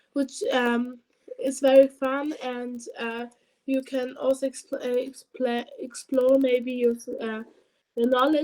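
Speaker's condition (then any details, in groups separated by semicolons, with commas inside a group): No condition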